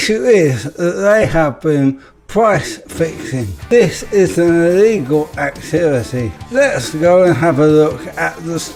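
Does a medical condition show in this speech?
Yes: ALS; voice may sound peculiar.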